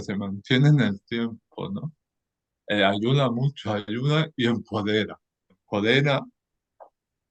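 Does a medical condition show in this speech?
Yes: cerebral palsy.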